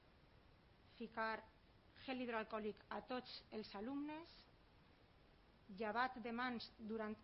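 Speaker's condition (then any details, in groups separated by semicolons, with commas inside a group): No condition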